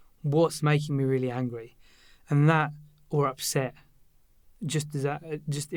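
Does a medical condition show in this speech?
No.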